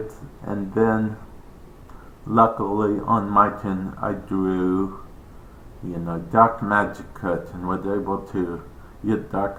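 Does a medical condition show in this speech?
Yes: cerebral palsy.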